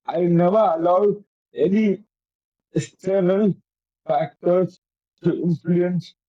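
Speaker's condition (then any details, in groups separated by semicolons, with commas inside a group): Cerebral palsy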